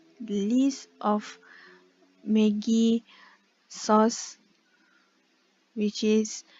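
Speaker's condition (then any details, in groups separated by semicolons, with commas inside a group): No condition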